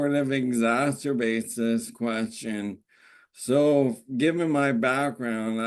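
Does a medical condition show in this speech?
Yes: ALS; average progression, lost walking and talking within a year; normal a year ago, no longer.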